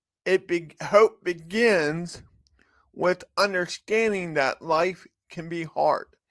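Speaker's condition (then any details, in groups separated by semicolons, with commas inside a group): Cerebral palsy; from birth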